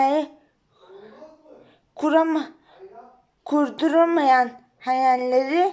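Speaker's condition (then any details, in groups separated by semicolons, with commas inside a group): Cerebral palsy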